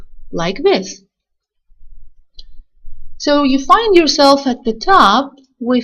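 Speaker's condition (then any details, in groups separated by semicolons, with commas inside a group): No condition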